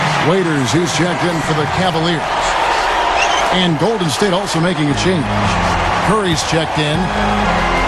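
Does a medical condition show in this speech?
No.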